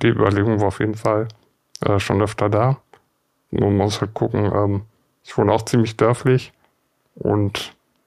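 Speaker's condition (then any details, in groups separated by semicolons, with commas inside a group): Duchenne muscular dystrophy; unable to play football in real life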